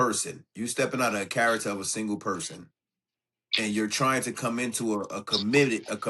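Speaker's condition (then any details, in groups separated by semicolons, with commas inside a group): No condition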